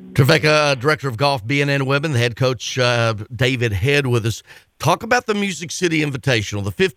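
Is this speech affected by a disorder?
No.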